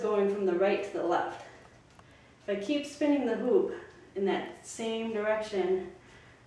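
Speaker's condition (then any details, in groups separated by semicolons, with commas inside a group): No condition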